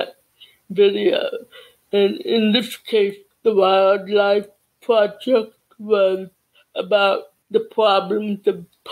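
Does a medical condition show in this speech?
Yes: cerebral palsy; childhood speech therapy.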